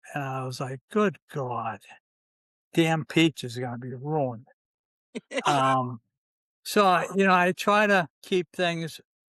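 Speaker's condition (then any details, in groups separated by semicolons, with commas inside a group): ALS; limb onset; can still talk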